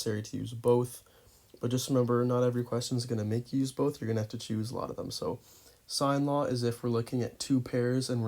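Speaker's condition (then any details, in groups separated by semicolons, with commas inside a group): No condition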